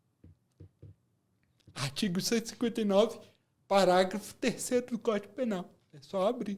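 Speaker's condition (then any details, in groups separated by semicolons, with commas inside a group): Cerebral palsy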